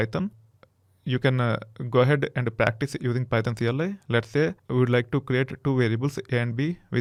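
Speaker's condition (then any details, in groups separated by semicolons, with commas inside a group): No condition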